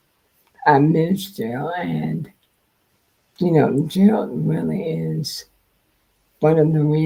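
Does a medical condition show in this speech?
Yes: multiple sclerosis.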